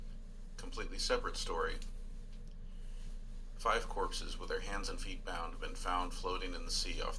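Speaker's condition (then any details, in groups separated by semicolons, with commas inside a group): No condition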